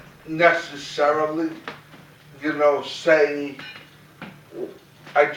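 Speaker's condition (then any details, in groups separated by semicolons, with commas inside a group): Cerebral palsy; very mild form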